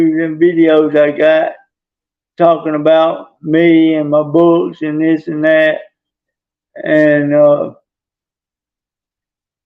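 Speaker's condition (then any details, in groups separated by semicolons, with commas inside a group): Traumatic brain injury; possibly affected, some delay getting words out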